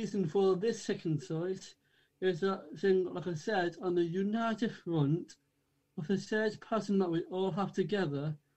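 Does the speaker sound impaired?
Yes: Down syndrome; from birth.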